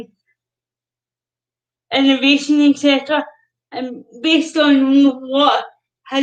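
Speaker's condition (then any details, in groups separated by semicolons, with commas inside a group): Cerebral palsy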